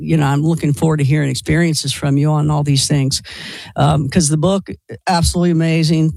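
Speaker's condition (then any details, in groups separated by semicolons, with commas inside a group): No condition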